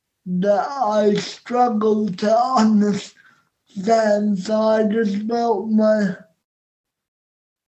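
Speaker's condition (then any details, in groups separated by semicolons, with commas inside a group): Cerebral palsy; cerebral palsy present essentially all life; spasms, on medication three times daily after food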